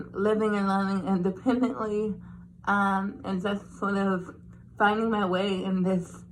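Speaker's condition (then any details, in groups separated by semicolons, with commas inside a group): Cerebral palsy; since birth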